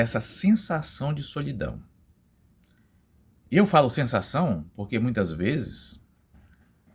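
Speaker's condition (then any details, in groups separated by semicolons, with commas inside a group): No condition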